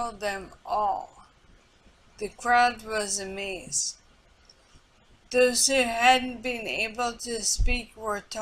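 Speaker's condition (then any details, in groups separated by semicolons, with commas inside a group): Multiple sclerosis; speech affected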